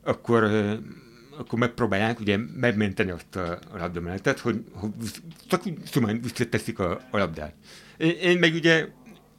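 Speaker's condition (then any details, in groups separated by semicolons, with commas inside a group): Hearing impairment, hard of hearing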